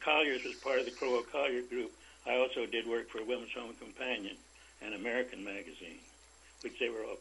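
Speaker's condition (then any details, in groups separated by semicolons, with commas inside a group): Parkinson's disease; about 25 years since onset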